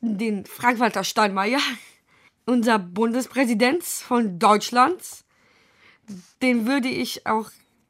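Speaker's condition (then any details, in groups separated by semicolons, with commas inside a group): Down syndrome; present from birth, wears pacemaker, limits sport and rides; adult, age 20, cannot understand all difficult-language texts, needs easy-language translator; cannot speak freely very well, read prepared question aloud at wahlkampfarena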